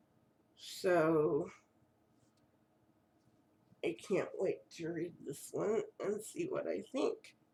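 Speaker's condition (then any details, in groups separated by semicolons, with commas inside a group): Cerebral palsy; first word not said quite right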